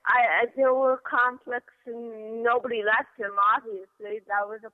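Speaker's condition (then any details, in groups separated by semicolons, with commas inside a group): Cerebral palsy; adult, early intervention at Long Beach, California cerebral palsy school from 18 months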